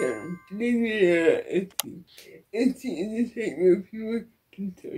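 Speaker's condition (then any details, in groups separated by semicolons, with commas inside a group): Cerebral palsy; wheelchair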